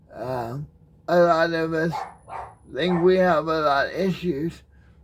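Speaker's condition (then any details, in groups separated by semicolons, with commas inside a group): Cerebral palsy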